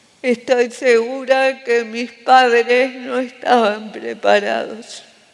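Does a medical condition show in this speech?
Yes: cerebral palsy; respiratory arrest at birth.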